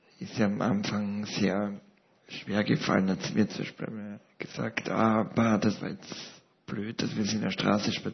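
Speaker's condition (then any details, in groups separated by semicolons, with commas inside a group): Paralysis with ventilator dependence; ventilator since 2006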